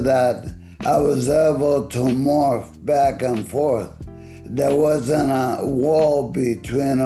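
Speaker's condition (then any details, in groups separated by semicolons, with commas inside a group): ALS; voice affected and fading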